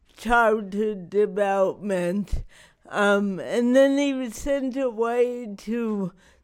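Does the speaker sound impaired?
Yes: cerebral palsy; lack of muscle control and spasticity.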